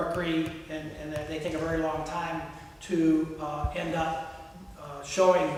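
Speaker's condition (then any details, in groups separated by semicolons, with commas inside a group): No condition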